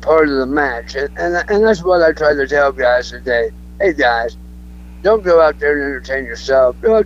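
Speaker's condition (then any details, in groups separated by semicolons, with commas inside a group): Throat cancer; throat cancer over last couple of years; speech not the best as result of throat cancer, may sound drunk, quit podcasts over it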